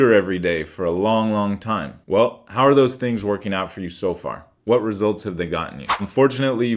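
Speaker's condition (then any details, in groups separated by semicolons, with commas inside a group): No condition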